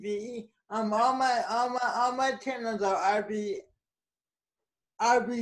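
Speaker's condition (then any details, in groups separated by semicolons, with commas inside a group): Cerebral palsy; speech can sound drunk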